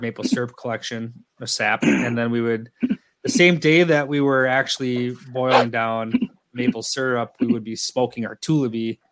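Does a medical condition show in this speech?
No.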